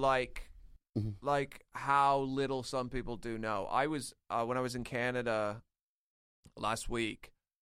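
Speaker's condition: No condition

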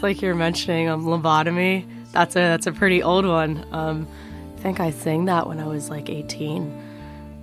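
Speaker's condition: No condition

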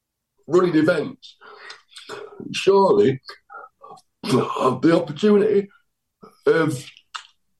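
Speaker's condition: Cerebral palsy; cannot walk

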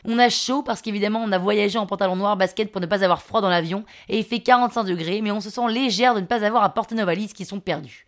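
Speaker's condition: No condition

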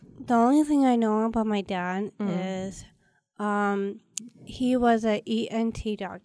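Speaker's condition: Down syndrome; known since infancy

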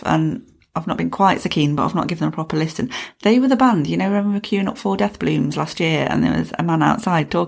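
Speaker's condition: No condition

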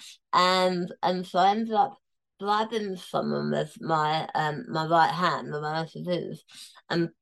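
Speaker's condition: Tongue cancer, near-total glossectomy, stage 4 tongue cancer

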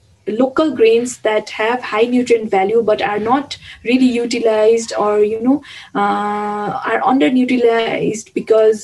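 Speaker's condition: No condition

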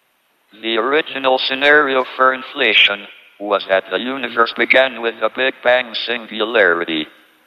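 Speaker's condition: ALS, tracheotomy, speech-generating device; tracheotomy after critical pneumonia during CERN visit, computerized speech synthesizer; lost voice due to tracheotomy, robotic American-accented synthesized voice, earlier natural speech deteriorated

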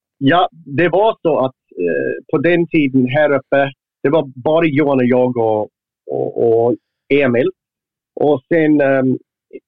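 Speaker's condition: No condition

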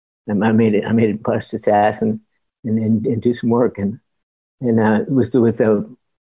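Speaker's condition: Parkinson's disease; body moves and freezes

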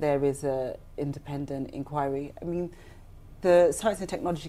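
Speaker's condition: No condition

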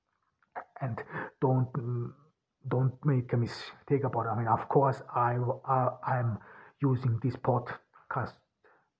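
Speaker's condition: Stuttering; voice distorted after surviving gas attacks; unscripted podcast speech in English as non-native speaker; singing voice raw, scratchy and very deep, no voice enhancers; repeated words, prolonged sounds

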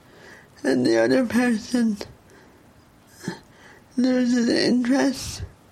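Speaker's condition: Cerebral palsy; poor voice control, long words take breath, slow, often misunderstood, hard to hear in crowds

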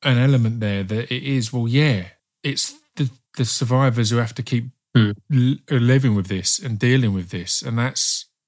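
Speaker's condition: Stutter; unnoticed during rapping and spoken word years, noticed with radio show and podcast, works with STAMMA; repeats initial sounds at start of a word, repeats whole words, restarts phrases; repeated sounds, repeated words

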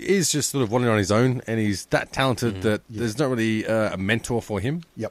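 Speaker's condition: No condition

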